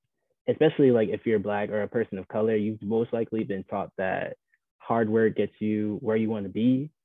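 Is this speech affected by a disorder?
No.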